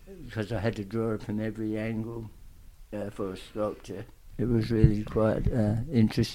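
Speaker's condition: Tongue cancer, aggressive; radiotherapy and chemotherapy

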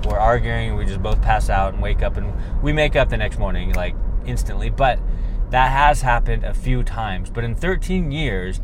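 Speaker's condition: No condition

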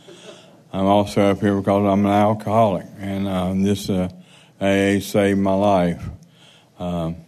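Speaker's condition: Parkinson's

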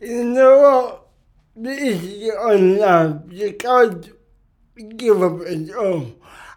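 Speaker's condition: Cerebral palsy; used to walk, wheelchair user after leg broke, learning difficulty; speech can be hard sometimes

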